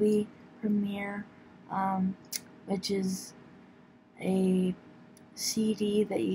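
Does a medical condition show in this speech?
Yes: cerebral palsy.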